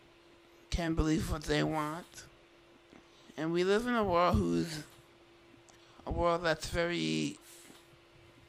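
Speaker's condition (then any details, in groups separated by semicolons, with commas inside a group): Duchenne muscular dystrophy; rare in females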